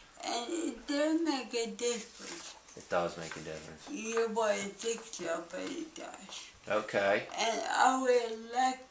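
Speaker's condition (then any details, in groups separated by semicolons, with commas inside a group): Cerebral palsy; balance and speech most affected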